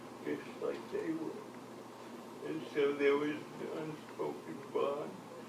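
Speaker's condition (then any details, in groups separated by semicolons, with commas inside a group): Cerebral palsy; from birth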